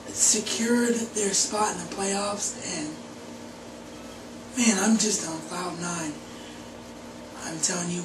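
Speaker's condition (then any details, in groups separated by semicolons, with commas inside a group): Cerebral palsy; wheelchair bound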